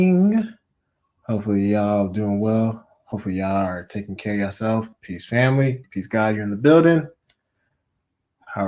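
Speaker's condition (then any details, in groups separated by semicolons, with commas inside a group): No condition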